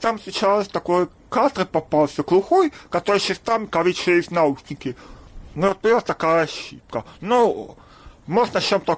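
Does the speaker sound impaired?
Yes: deafness; congenital deafness, since birth, about 33 years, no hearing aid in childhood, attended school for deaf; hard of hearing, lip reads; able to speak despite poor hearing.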